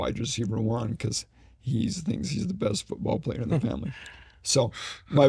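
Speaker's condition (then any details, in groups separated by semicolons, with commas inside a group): ALS; slowly progressing form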